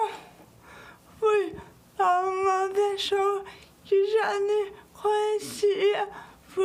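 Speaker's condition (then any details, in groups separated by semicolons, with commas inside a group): Cerebral palsy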